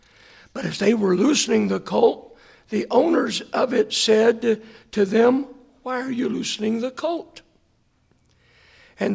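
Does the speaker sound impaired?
Yes: hoarseness after vocal cord surgery; hoarse voice, hard to hear.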